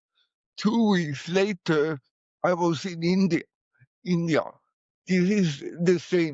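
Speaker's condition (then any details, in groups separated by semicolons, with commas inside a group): Cerebral palsy; listeners often think something is wrong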